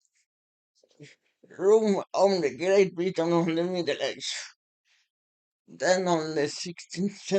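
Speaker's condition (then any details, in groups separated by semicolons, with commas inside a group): Muscular Parkinson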